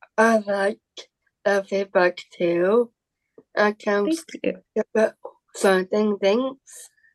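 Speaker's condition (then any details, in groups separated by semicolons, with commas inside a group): Down syndrome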